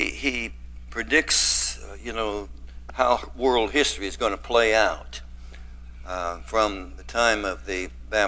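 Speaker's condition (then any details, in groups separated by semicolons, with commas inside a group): No condition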